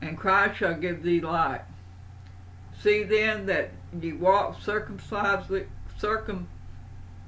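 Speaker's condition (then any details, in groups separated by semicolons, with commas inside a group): Parkinson's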